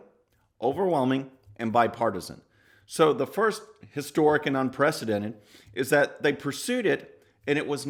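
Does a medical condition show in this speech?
No.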